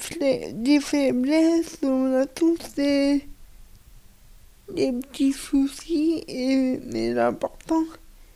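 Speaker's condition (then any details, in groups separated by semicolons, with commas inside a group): Cerebral palsy; speech and expression disability, articulation on radio needs considerable effort and concentration, slight stumbling on early questions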